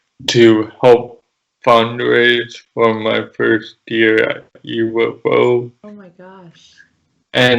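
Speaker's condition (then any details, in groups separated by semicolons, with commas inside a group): Cerebral palsy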